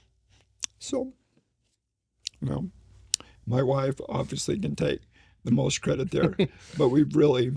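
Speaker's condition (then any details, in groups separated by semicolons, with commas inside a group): ALS; needs voice rest during conversation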